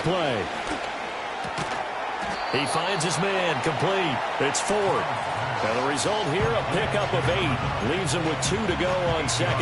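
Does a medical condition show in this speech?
No.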